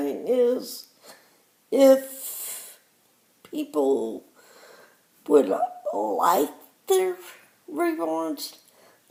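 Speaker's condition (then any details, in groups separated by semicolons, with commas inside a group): Cerebral palsy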